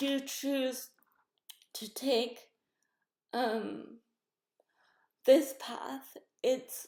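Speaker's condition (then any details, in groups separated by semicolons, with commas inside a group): Cerebral palsy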